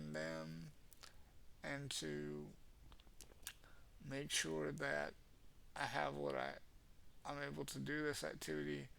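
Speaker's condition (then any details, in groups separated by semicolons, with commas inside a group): Cerebral palsy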